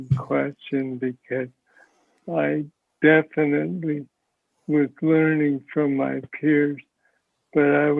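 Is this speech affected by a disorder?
Yes: Parkinson's disease; speech sounds like mush.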